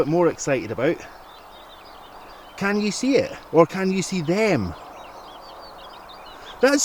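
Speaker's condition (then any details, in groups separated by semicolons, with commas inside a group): No condition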